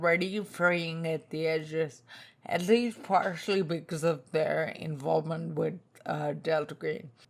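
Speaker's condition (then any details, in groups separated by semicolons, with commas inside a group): Spinocerebellar ataxia type 2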